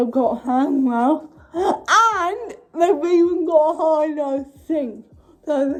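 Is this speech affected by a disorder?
Yes: cerebral palsy.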